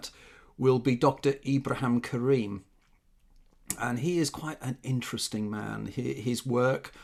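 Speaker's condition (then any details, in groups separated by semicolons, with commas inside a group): No condition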